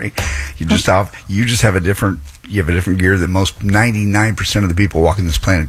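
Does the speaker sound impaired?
No.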